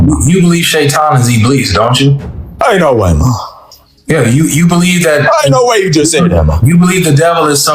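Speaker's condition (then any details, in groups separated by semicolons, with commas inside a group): No condition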